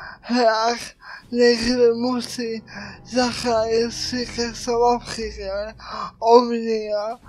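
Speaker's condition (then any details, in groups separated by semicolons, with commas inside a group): Cerebral palsy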